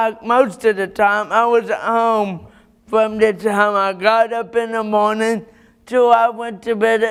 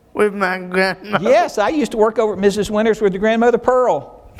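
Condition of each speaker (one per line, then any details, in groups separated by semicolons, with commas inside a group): Cerebral palsy; caused by car accident and premature birth
No condition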